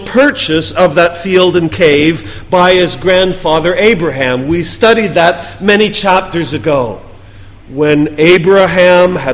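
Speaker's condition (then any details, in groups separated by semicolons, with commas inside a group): No condition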